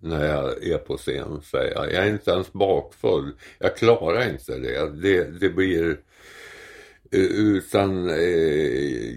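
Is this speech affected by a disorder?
Yes: tongue cancer; constant sore feeling in mouth, like a wound.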